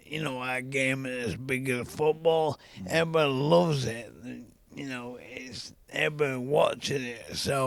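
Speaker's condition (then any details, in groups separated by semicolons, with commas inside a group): ALS; young onset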